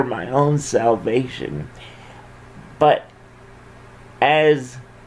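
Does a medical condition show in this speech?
Yes: cerebral palsy.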